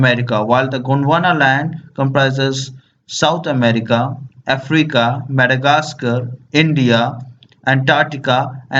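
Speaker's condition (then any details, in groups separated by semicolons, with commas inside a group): No condition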